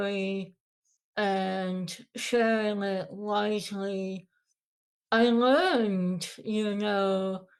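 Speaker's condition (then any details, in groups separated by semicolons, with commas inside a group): Moebius syndrome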